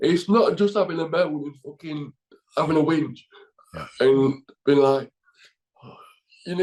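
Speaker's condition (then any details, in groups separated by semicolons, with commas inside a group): Cerebral palsy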